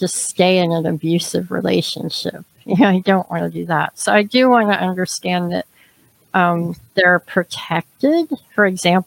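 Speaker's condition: Cleft palate, severe; no upper lip

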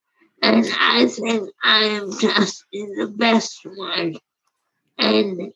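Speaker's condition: Primary lateral sclerosis; wheelchair

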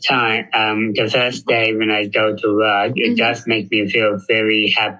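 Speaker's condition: Down syndrome; intellectual disability

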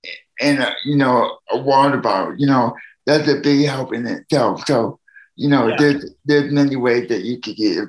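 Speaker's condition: Cerebral palsy; needs help from others

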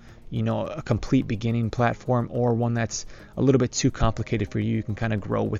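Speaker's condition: No condition

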